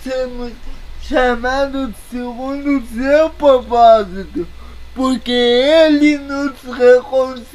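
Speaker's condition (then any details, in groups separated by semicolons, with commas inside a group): Paralysis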